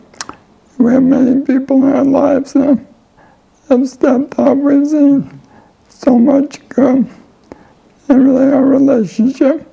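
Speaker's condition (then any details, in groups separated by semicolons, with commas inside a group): ALS; voice and lungs affected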